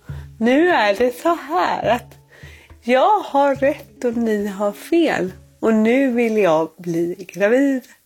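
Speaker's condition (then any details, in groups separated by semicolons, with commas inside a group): Cerebral palsy; born without heartbeat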